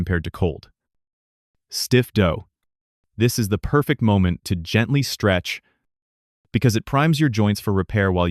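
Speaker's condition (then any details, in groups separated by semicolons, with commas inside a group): No condition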